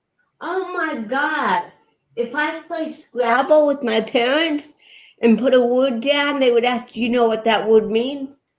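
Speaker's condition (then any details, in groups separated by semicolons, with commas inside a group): Cerebral palsy; affects body movements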